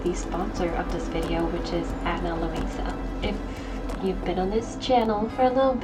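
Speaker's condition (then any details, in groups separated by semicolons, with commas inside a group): No condition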